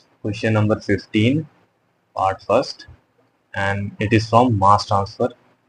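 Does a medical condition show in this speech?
No.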